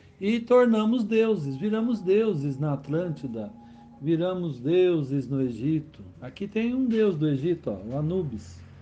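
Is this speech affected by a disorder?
No.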